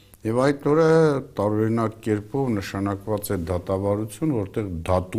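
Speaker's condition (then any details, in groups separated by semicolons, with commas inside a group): No condition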